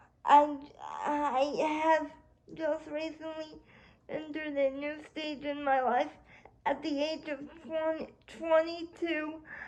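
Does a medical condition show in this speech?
Yes: cerebral palsy; spastic quadriplegia.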